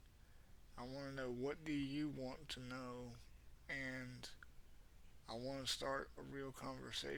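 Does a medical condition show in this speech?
Yes: cerebral palsy; has had speech therapy.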